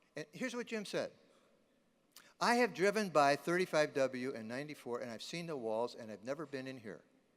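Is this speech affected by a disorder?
No.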